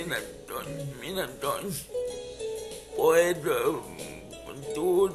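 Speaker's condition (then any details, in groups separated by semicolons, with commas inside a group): Cerebral palsy; speech affected by condition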